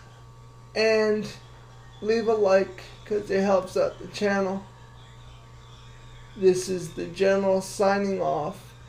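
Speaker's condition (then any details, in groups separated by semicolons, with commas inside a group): Cerebral palsy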